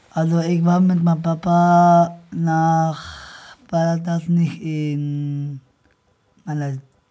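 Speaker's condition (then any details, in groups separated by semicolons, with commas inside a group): Down syndrome; present from birth, trisomy 21, operated right after birth in Hannover, earlier wore corset 23 hours a day; age 26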